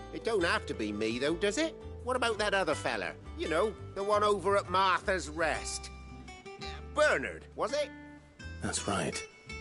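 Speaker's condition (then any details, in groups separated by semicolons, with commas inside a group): No condition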